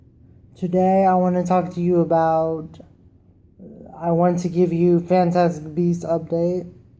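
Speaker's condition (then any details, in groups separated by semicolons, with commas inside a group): Cerebral palsy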